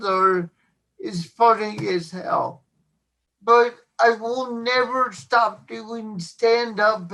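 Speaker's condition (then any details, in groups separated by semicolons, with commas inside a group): Cerebral palsy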